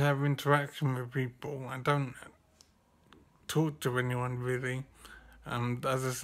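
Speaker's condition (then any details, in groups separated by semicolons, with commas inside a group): Brain injury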